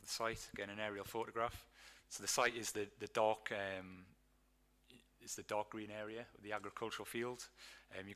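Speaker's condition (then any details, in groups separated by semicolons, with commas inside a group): No condition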